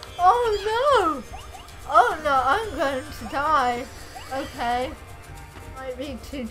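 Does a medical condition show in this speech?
Yes: cerebral palsy.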